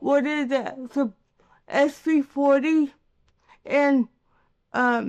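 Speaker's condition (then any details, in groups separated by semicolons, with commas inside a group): Cerebral palsy; with developmental disabilities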